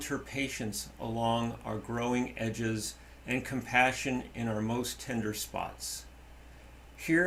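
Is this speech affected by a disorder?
No.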